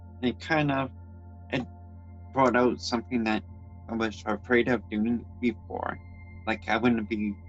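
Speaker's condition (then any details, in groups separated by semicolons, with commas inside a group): Cerebral palsy; from birth; speech issues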